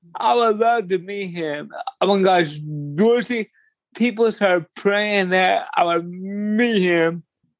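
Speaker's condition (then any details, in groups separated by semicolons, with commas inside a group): Cerebral palsy; talks slower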